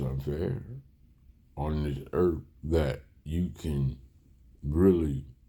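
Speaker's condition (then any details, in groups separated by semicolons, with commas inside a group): Slurred speech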